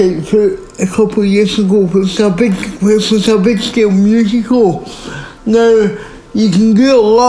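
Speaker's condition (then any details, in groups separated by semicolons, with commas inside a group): Speech impairment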